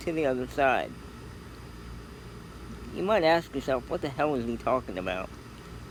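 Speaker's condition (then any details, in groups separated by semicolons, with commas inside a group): Cerebral palsy; scoliosis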